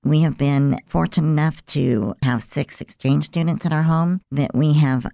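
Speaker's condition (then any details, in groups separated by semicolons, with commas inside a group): Cleft lip and palate; about 50-some years ago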